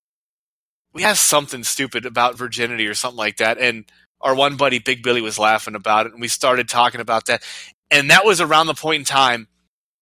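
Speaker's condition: No condition

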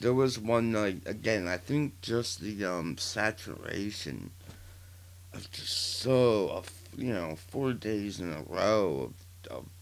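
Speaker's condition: Partial glossectomy for tongue cancer; stage 3, 40% of right side of tongue removed, tracheotomy, neck lymph node spread, recurrence; about a year since onset, chemotherapy and radiation completed, healing, divot in neck

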